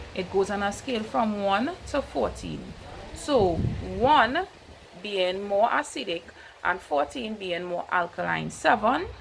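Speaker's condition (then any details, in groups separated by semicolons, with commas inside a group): No condition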